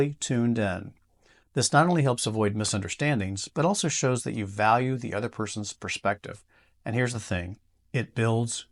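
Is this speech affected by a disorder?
No.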